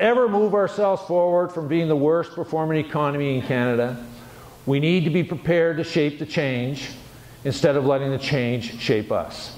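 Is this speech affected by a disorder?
No.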